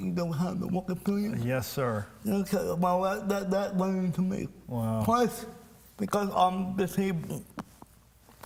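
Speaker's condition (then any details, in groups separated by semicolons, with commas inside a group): Cerebral palsy; from birth; speech impairment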